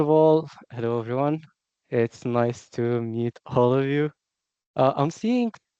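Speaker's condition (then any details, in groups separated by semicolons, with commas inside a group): No condition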